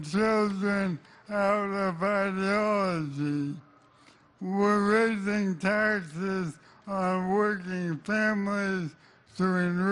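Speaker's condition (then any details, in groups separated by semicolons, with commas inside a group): ALS; weak voice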